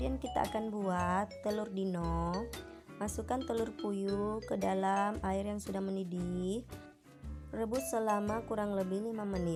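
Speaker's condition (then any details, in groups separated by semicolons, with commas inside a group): No condition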